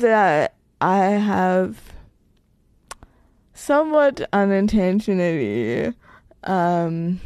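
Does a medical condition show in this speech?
Yes: cerebral palsy; lifelong, full-time wheelchair user.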